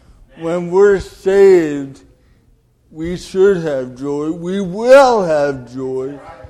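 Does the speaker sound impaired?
Yes: cerebral palsy; delayed development.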